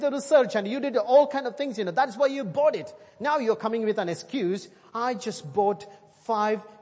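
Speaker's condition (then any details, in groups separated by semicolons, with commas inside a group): No condition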